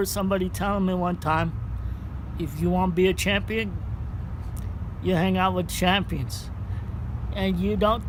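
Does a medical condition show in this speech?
Yes: cerebral palsy.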